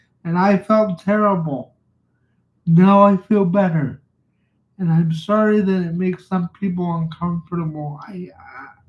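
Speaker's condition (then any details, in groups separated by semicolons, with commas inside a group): Cerebral palsy; uses power chair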